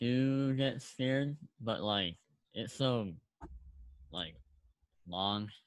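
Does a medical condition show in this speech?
Yes: cleft lip, unilateral.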